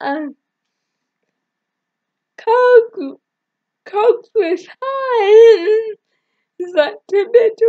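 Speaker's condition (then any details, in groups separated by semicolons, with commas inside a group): Cerebral palsy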